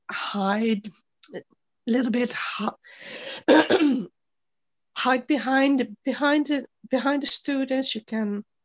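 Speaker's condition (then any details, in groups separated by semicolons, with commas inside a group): Stuttering; stuttering since girlhood, once tried not to stutter, now stutters openly; much worse in recent weeks, worse when tired and the longer on Zoom, slightly less today after rest; stutters on nearly every word or syllable, neck and shoulder tension, hiccups, tics, fatigue, working on breathing; repeated words, prolonged sounds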